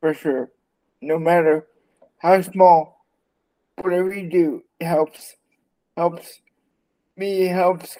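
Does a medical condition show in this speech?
Yes: cerebral palsy; from birth, wheelchair user, $100 Amazon manual chair as travel backup.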